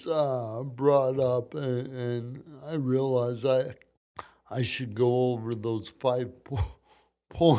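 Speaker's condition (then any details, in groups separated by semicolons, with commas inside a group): Cerebral palsy; from birth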